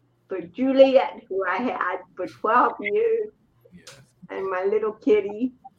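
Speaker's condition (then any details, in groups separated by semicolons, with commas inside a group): Cerebral palsy; has used crutches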